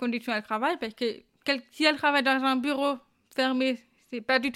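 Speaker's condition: Bilateral congenital deafness; bilateral from birth, profound one side, Institut National des Jeunes Sourds Chambéry until 18

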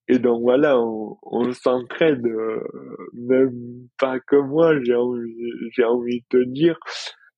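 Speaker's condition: Dystonia; no longer falls

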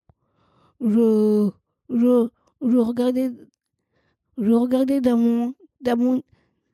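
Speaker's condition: Down syndrome, trisomy 21; genetic condition with an extra chromosome, also a cardiac condition, not allowed to carry heavy loads

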